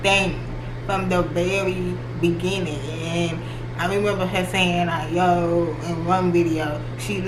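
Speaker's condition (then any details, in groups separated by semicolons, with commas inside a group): Cerebral palsy; from birth, left leg affected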